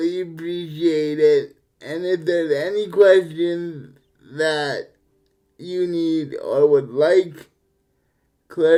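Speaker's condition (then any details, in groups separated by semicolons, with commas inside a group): Cerebral palsy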